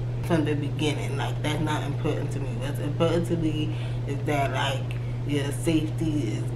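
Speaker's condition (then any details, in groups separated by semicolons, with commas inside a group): Cerebral palsy; from birth, left leg affected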